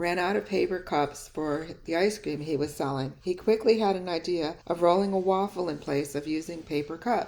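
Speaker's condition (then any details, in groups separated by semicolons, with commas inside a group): No condition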